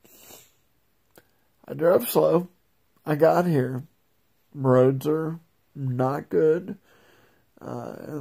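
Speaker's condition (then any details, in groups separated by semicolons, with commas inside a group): Multiple sclerosis, progressive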